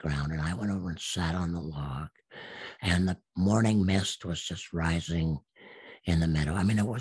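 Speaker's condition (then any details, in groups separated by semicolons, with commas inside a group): Absent vocal cords; self-taught speech over about ten years, sounds made first then shaped by mouth, slight hoarseness, unique voice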